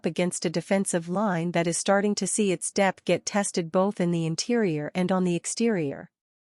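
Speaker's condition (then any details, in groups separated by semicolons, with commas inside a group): No condition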